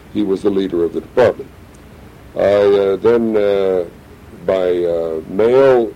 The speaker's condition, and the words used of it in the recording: No condition.